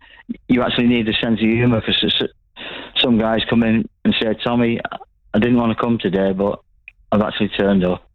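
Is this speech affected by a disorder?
Yes: Parkinson's; diagnosed 2013, initial denial, attends rocksteady boxing exercise and voice activation sessions; slowed movements, hand tremor, word-finding trouble while talking; some word-finding difficulty, trouble getting words out.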